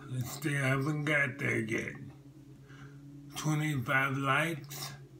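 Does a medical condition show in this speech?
Yes: multiple sclerosis.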